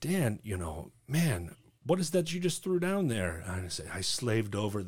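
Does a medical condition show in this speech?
No.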